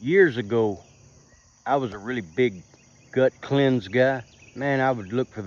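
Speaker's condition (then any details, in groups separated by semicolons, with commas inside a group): No condition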